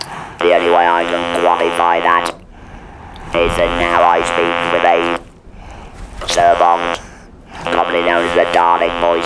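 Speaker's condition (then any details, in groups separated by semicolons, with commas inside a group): Laryngeal cancer with laryngectomy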